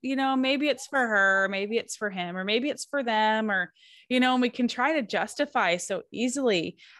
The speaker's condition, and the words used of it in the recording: No condition.